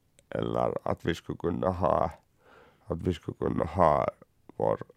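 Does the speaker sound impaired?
Yes: cerebral palsy; congenital, born two months premature at 1.69 kg, underdeveloped lungs, electric wheelchair user, cannot run, childhood habilitation courses at Folkhälsan; uses wheelchair.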